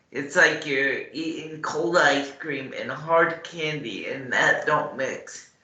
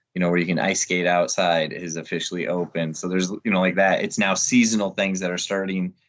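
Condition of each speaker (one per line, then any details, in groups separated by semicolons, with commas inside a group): Cerebral palsy; morning medication
No condition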